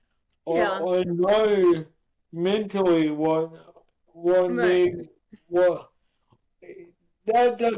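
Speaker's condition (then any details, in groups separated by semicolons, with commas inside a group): Cerebral palsy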